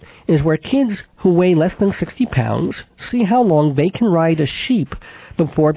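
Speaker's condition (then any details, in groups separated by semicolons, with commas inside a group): Cleft palate with lisp, cleft lip and palate, mild; braces 10 years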